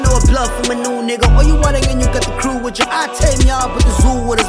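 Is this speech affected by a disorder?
No.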